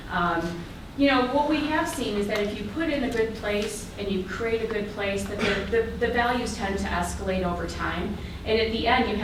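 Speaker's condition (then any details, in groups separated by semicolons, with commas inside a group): No condition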